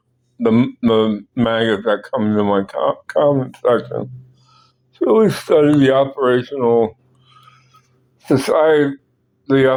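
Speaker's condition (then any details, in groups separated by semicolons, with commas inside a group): Parkinson's; speech impediment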